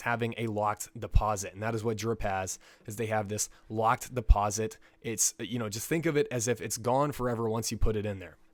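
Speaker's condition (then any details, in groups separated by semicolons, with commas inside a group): No condition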